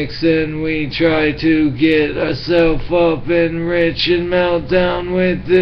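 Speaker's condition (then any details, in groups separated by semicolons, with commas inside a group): Brain injury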